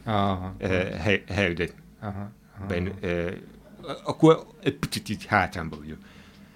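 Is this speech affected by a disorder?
Yes: hard of hearing; hearing aid mentioned.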